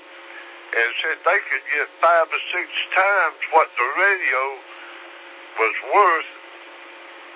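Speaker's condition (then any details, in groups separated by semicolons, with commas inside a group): Slurred speech; takes 17 different medications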